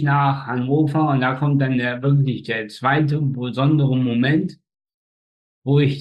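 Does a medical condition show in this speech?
Yes: spastic tetraparesis; birth accident, umbilical cord strangulation, brain oxygen lack up to 15 minutes, all four limbs; slightly hoarse from many speeches, runs half marathons, head twisting only in past; facial paralysis, speech control difficulties.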